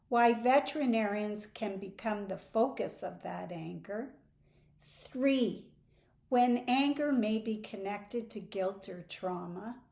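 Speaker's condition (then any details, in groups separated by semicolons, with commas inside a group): No condition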